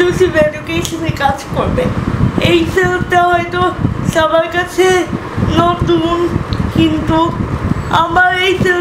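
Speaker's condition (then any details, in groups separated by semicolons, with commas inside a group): Cerebral palsy; all four limbs, since just after birth, wheelchair user; cannot use hands or legs, cannot self-propel wheelchair; speaking very difficult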